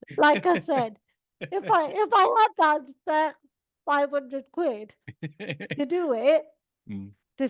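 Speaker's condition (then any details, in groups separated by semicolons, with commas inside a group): Cerebral palsy; all four limbs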